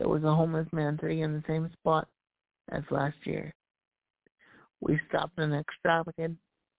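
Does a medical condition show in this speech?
Yes: cerebral palsy; past challenges speaking up.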